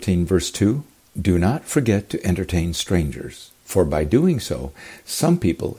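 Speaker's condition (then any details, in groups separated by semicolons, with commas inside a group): No condition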